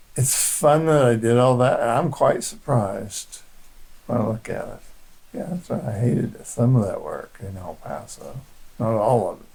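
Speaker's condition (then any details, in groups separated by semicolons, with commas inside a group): Parkinson's disease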